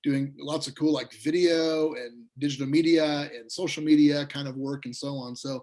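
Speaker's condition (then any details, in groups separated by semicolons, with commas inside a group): No condition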